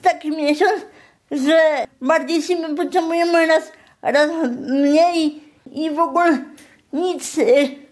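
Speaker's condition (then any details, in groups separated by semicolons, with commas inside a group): Spastic quadriplegic cerebral palsy; from birth, wheelchair user since birth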